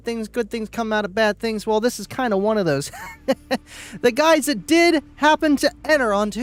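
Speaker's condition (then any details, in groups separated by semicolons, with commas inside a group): No condition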